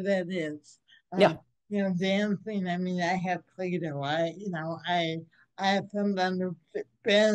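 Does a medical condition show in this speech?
Yes: cerebral palsy.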